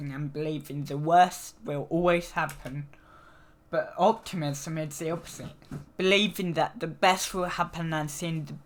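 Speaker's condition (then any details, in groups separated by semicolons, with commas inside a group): Cerebral palsy; needs frequent rest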